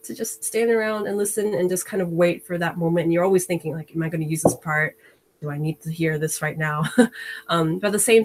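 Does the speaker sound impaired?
No.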